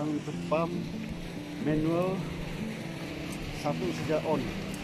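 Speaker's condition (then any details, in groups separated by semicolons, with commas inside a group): No condition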